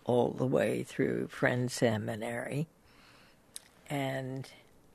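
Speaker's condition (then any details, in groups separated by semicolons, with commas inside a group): Spasmodic dysphonia; speaking physically difficult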